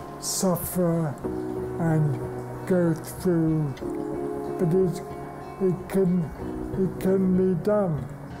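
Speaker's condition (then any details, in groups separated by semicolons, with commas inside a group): Multiple sclerosis; secondary progressive form; about 17 years since diagnosis, gradual deterioration, losing dexterity, past interferon; speech difficulty last two or three years, solid food lodges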